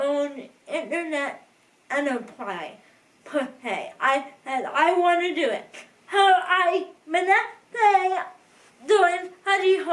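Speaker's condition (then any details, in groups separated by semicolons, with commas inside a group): Cerebral palsy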